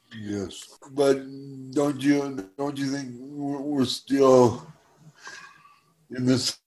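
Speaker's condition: Cerebral palsy; spastic type, from birth, uses wheelchair for mobility

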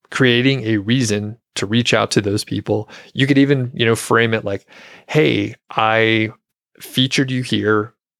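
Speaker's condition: No condition

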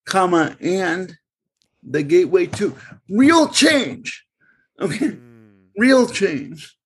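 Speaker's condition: Cerebral palsy; since birth

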